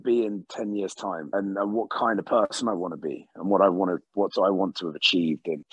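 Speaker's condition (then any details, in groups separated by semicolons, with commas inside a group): No condition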